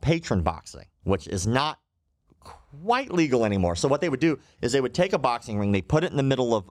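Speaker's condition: Cleft lip and palate

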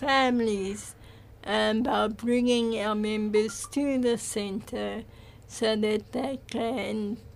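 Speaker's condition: Cerebral palsy; caused by lack of oxygen to brain

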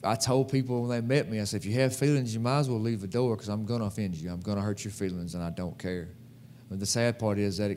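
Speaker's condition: No condition

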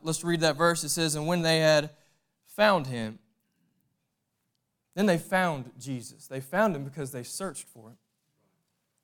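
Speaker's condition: No condition

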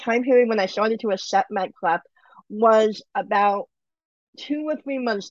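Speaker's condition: Bilateral cleft lip and palate; surgeries finished since mid-20s, has dental implants

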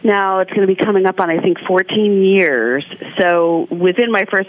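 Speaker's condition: No condition

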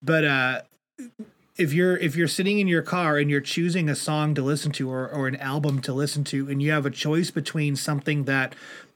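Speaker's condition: No condition

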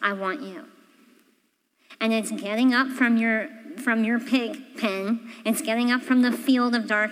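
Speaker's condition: Cleft palate; congenital, missing section of roof of mouth, jaws did not form correctly, reconstructive surgery at age 16; voice sounds different, half of voice vibrations go through nose, nasal resonance

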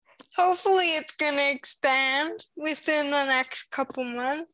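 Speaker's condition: Cerebral palsy; congenital spastic cerebral palsy, slowed brain-to-muscle signalling, uses walker and afos (ankle-foot orthoses) for walking; Crested Valley Therapeutic Riding Program, rides for therapy

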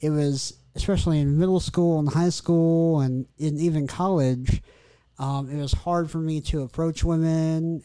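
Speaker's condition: Cleft lip and palate; surgeries in childhood

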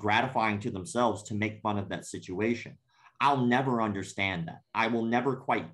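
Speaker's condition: Cleft palate; congenital cleft palate

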